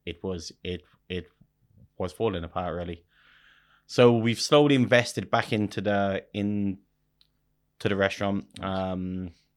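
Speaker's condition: Stutter; about five times worse when speaking German; repeated words

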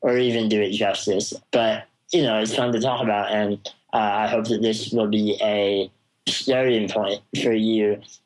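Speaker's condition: Spinal muscular atrophy; congenital, progressive muscle wasting, tongue, wheelchair since about two

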